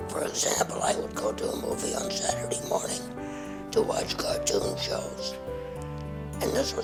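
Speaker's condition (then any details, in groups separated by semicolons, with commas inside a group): Laryngectomy; quiet voice, speaks without vocal cords, breathes through stoma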